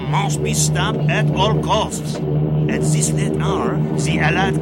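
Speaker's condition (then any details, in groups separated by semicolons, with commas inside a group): No condition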